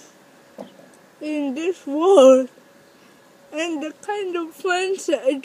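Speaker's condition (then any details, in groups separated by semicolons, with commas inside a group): Cerebral palsy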